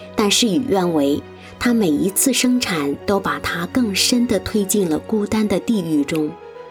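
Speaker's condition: No condition

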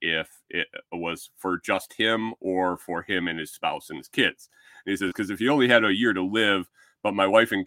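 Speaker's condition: No condition

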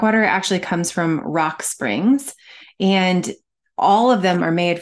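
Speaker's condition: No condition

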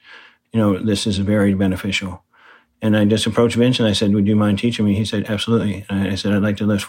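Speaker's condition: Parkinson's disease; needs hand support

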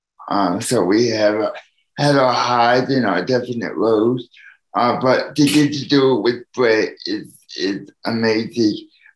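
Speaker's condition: Cerebral palsy; needs help from others

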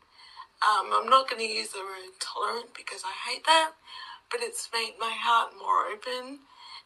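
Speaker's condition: Cerebral palsy; wheelchair user

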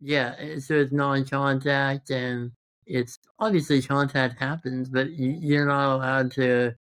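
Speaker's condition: Congenital muscular dystrophy; present since birth

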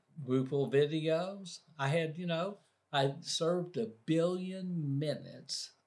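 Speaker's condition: Aphasia after stroke; woke unable to talk, nearly died and resuscitated, self-described primary progressive aphasia; initially no talking, reading or writing, one word only, understood everything, now thinks of every word

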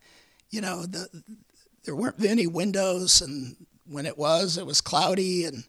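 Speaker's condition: Repeated vocal cord surgery; Hodgkin's lymphoma diagnosed at age 36

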